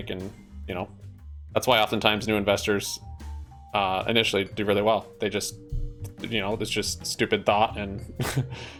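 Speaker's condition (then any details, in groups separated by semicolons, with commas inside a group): No condition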